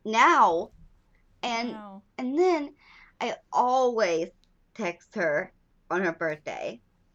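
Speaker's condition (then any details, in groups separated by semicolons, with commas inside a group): Down syndrome; lifelong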